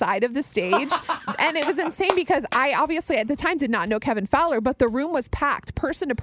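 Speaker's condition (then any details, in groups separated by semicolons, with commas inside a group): No condition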